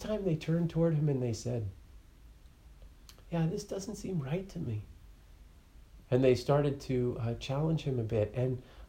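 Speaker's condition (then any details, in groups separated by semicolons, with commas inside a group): No condition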